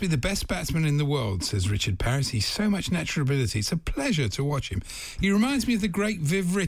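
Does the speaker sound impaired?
No.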